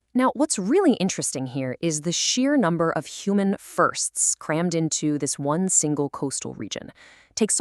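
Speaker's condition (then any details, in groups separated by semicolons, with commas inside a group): No condition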